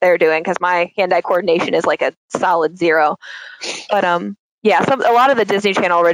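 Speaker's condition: No condition

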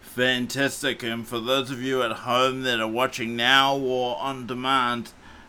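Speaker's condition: Cerebral palsy; morphine not allowed after it

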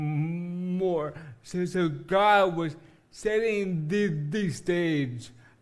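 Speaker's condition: Cerebral palsy; congenital, uses wheelchair

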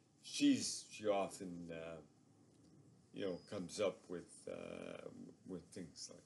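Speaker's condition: ALS; progressively crippling neurological disorder, living with it about three years; about three years since onset, diagnosed two years ago

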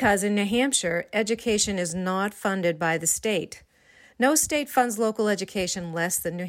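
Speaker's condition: No condition

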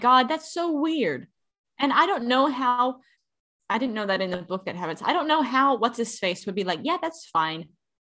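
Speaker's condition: No condition

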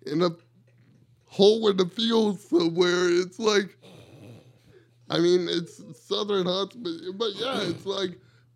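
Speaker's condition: Cerebral palsy; wheelchair user

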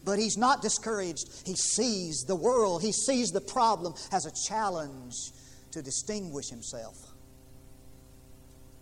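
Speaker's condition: No condition

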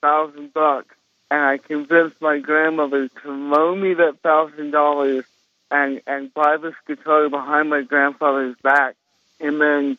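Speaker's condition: Cerebral palsy; congenital

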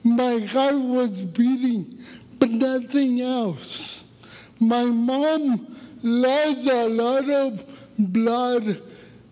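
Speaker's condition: Cerebral palsy; born about two weeks early

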